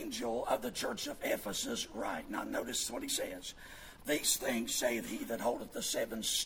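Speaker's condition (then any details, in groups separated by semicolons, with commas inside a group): Vocal fold paralysis, bilateral; speaks with false vocal folds; both vocal cords paralyzed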